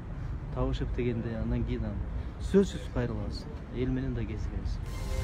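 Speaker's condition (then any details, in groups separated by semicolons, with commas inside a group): No condition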